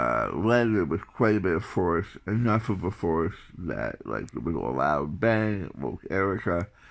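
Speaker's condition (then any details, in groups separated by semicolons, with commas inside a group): Tongue cancer surgery, tongue graft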